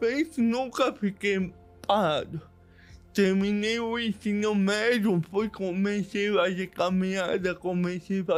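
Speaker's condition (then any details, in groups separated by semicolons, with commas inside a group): Cerebral palsy; diagnosed in childhood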